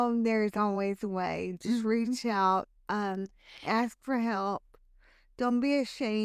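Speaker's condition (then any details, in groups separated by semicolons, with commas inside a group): Hemiplegic cerebral palsy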